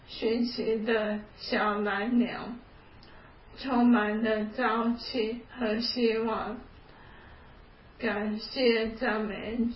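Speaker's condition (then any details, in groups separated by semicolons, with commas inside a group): ALS; onset about three years ago, hand muscle atrophy starting right hand, left hand over a year later; progressive loss of abilities, weak right fingers, cannot type or write, cannot pull zippers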